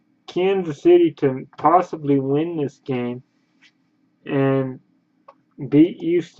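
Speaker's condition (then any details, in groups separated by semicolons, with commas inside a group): Cerebral palsy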